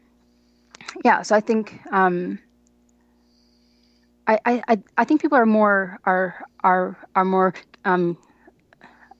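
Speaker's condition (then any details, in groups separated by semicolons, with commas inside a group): Stuttering; onset at age 15 without a clear sudden change, possibly stress-related, brief stutter at age five that resolved; has had therapy, uses fluency skills; can control speech with fluency skills, phone calls often hard; repeated sounds, repeated words, blocks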